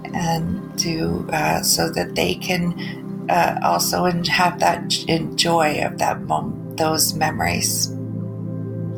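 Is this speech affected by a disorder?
Yes: aphasia and apraxia; caused by stroke, no physical symptoms, sudden loss of speech one evening, rehabilitation afterward; needed about two hours of planning to record, expects not to speak for a while after; speaking difficult at times, trouble getting words out, can still get message across.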